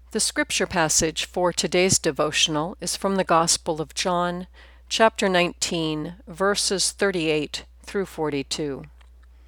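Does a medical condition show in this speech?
No.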